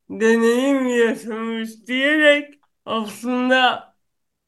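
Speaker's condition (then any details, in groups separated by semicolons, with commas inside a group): Cerebral palsy; affects gross and fine motor muscle systems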